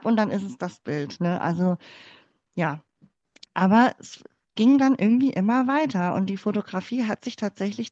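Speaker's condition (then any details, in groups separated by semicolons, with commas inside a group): Cleft palate; congenital, born in former GDR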